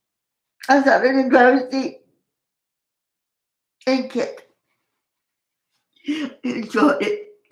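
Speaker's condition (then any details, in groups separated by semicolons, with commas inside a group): Cerebral palsy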